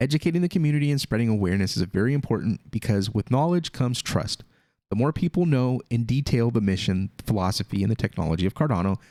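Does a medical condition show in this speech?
No.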